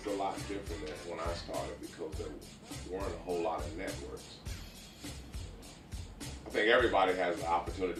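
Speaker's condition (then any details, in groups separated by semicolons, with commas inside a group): No condition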